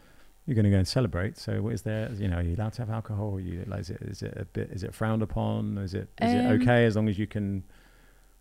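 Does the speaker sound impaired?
No.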